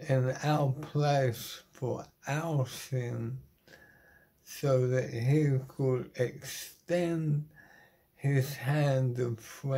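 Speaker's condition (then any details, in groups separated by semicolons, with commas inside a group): Motor neuron disease; terminal; body failing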